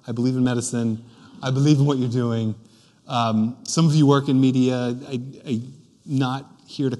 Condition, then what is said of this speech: No condition.